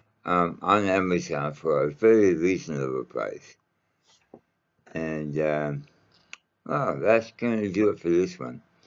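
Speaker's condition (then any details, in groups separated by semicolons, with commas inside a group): Mouth cancer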